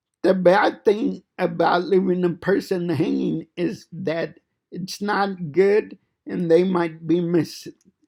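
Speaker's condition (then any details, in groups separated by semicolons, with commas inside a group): Cerebral palsy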